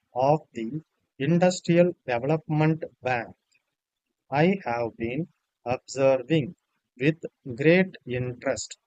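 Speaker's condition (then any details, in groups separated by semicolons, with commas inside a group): No condition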